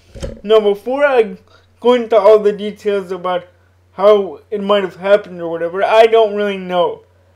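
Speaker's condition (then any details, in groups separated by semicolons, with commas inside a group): Cerebral palsy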